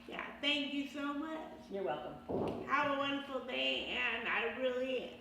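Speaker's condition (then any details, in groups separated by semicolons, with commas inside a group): Cerebral palsy; from birth, born premature; mild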